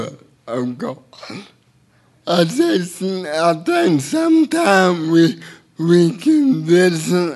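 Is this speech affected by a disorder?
Yes: cerebral palsy; involuntary hand movements.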